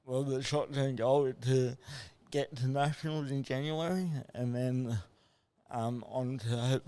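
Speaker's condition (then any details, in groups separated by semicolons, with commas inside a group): Cerebral palsy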